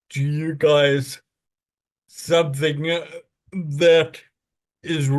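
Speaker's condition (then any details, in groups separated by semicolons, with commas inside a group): Friedreich's ataxia; spasticity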